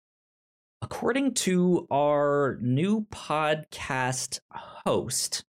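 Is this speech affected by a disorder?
Yes: stutter; stutter when talking; here prolonged sounds, blocks.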